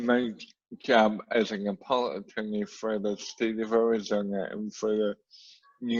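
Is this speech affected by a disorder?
Yes: cerebral palsy.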